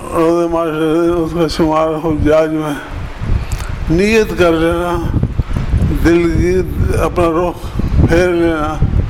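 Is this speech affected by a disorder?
Yes: difficulty speaking.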